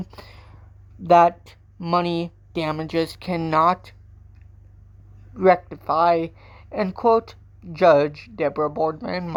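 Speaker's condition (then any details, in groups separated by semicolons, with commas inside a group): Cerebral palsy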